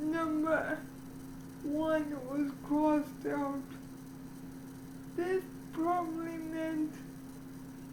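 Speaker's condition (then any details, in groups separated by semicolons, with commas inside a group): Cerebral palsy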